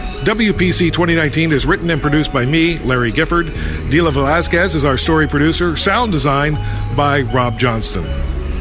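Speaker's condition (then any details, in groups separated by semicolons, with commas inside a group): No condition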